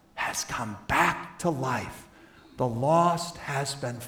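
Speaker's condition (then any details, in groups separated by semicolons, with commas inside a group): No condition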